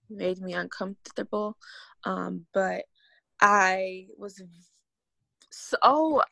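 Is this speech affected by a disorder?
Yes: stuttering; long-standing stutter, years of speech therapy, severe stuttering and painful speeches in high school, not cured; two new techniques since The Steve Harvey Show, where Steve Harvey helped her speak fluently; less stuttering when unobserved, with close friends, or arguing, more when upset; here prolonged sounds.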